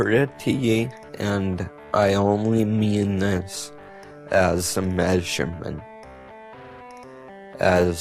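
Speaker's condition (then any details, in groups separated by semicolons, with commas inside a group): Multiple sclerosis; severe shaking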